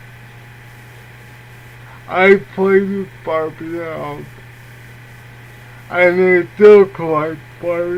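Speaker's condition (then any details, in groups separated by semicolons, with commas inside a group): Cerebral palsy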